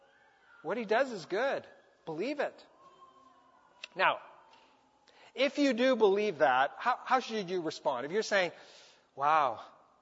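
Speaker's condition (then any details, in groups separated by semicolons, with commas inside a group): No condition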